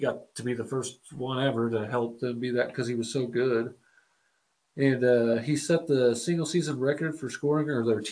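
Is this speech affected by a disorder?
No.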